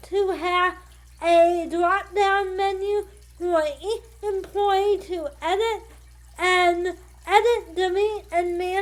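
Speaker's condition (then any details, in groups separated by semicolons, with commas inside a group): Cerebral palsy, spastic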